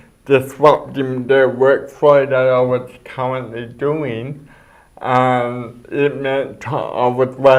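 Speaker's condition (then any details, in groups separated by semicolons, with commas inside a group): Cerebral palsy; speech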